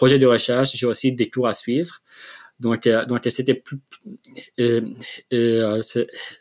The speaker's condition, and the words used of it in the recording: Stuttering. Alors la personne a fini par me déconnecter et me reconnecter parce qu'il pensait que j'avais un problème technique.